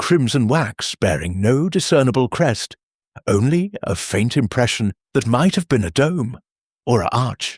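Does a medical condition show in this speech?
No.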